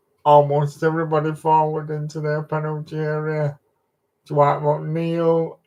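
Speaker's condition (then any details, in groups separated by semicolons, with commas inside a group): Cerebral palsy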